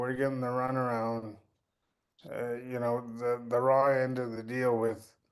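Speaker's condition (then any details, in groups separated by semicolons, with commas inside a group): Cerebral palsy; since birth, birth complications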